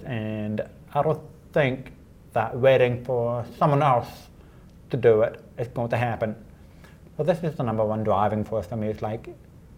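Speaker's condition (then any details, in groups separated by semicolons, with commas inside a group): Deafness; unable to make phone calls unaided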